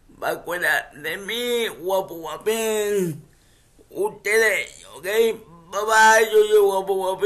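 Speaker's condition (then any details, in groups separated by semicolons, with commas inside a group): Cerebral palsy; speech affected by condition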